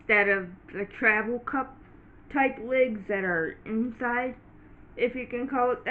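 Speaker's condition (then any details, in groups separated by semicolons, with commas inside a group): Cerebral palsy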